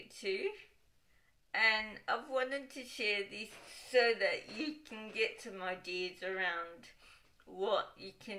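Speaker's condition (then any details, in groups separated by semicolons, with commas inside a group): Cerebral palsy; wheelchair user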